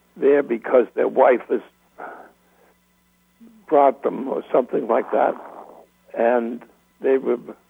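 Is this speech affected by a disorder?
Yes: expressive aphasia; caused by stroke, partial paralysis; 10 years since stroke, physical therapy, Rolfing, walks in swimming pool on Maui; keeps silence in lectures, no longer explains it, announces aphasia to audience.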